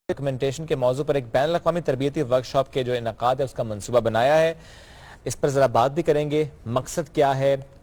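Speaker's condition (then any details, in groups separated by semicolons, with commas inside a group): No condition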